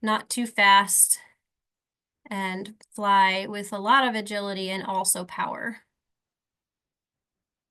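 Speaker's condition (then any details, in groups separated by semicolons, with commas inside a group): No condition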